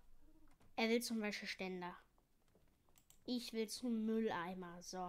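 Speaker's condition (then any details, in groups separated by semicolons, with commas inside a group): No condition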